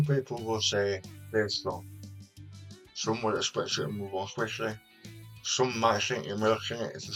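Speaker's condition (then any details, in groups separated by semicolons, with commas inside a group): Partial glossectomy for tongue cancer; almost half of tongue removed, rebuilt with leg tissue; several years after surgery, speaking again; could not speak or eat after surgery, voice now different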